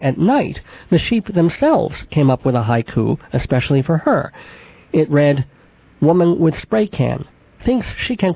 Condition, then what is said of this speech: Cleft palate. And I don't have an especially nasal voice, but then again, no one's going to confuse me with Chuck Scarborough.